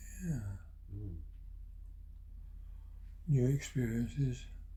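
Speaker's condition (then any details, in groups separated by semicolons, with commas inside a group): Parkinson's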